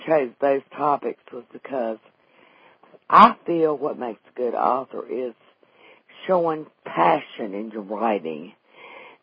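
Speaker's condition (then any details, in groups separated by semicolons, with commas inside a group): Vocal cord paralysis after stroke; wheelchair user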